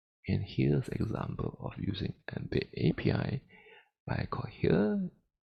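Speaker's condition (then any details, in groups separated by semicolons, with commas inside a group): No condition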